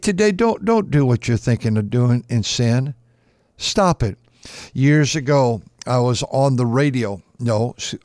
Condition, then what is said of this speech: None; typical speech.